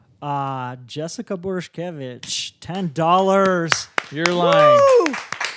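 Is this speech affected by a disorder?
No.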